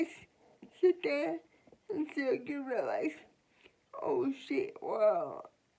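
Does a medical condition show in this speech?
Yes: cerebral palsy.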